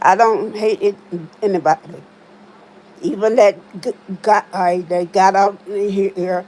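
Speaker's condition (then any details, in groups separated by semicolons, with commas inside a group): Spinal neurosarcoidosis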